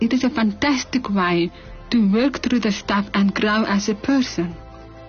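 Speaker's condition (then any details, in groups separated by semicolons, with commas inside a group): 97% hearing loss, severe; 97% hearing loss since childhood, struggled understanding in hearing school, cochlear implants for last 6 years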